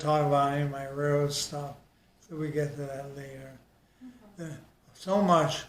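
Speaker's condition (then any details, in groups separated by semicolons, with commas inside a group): ALS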